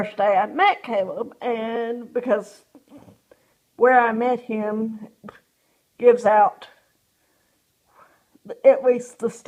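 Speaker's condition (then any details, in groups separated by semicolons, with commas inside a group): Cerebral palsy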